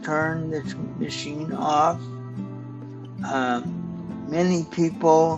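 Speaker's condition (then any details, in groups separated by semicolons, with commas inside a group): Cerebral palsy; stiff muscles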